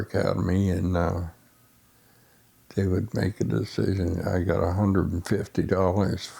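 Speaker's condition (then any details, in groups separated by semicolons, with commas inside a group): Essential tremor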